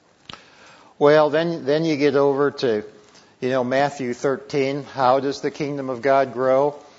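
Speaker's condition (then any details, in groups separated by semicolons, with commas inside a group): No condition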